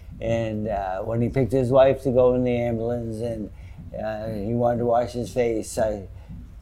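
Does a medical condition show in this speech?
Yes: Parkinson's disease; symptoms said less severe than another Parkinson's patient's, sometimes.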